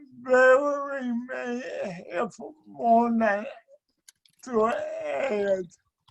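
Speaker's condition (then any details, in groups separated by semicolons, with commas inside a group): Speech and mobility impairment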